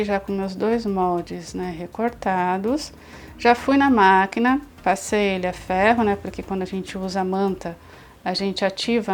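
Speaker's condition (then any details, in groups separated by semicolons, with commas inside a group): No condition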